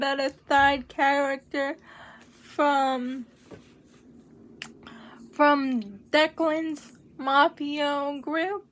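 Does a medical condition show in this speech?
Yes: cerebral palsy; uses wheelchair.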